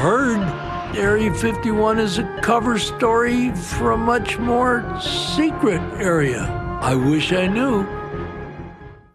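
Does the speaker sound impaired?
No.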